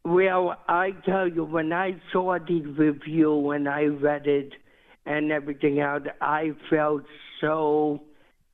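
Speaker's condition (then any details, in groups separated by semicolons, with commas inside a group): Cerebral palsy; walks independently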